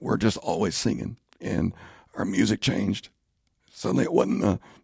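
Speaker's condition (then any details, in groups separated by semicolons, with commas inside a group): Spasmodic dysphonia; voice issue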